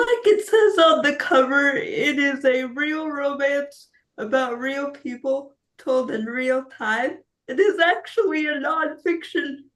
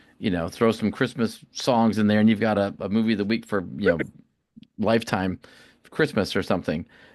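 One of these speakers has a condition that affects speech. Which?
The first: cerebral palsy; spastic quadriplegic, severe, wheelchair user, retained startle reflex; diagnosed around 5 months, ongoing physical therapy; speech not affected.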